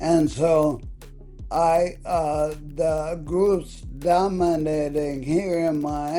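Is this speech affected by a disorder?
Yes: ALS.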